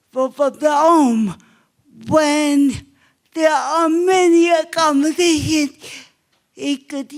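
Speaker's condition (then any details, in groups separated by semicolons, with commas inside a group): Cerebral palsy; obvious speech impairment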